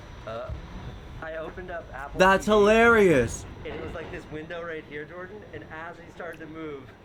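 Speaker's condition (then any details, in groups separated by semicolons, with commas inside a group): No condition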